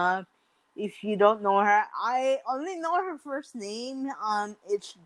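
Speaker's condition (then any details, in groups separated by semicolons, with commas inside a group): Mild cerebral palsy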